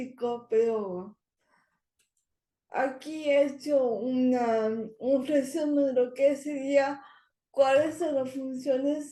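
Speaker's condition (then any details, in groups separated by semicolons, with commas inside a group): Cerebral palsy; speech not very good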